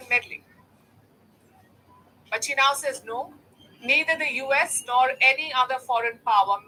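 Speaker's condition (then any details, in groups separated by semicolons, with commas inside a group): No condition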